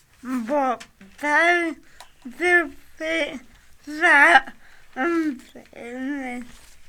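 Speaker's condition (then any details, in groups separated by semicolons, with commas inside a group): Cerebral palsy; from birth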